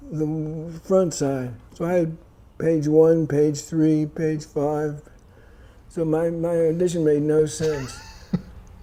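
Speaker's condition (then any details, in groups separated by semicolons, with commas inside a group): Parkinson's disease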